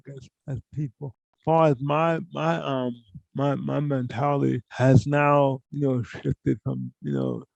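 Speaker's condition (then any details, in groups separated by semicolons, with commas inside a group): Cerebral palsy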